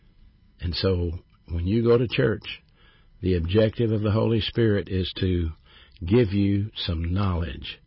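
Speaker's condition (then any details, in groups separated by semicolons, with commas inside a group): No condition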